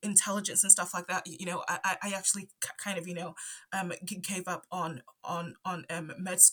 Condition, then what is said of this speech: Stuttering. So if you know you hear me stuttering here and there, that's why.